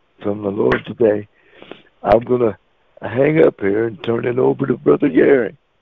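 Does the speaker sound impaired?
Yes: cerebral palsy; wheelchair user.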